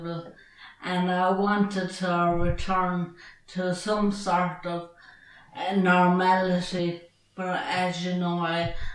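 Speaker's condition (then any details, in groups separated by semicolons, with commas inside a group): Traumatic brain injury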